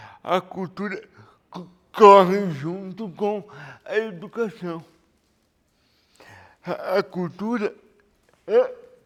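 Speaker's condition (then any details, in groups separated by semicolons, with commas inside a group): Cerebral palsy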